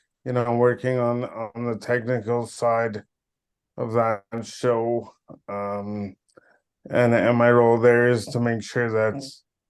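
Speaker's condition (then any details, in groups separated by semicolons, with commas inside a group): Cerebral palsy; power wheelchair since childhood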